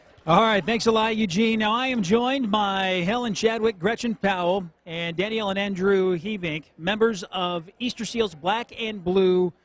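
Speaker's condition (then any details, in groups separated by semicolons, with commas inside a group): No condition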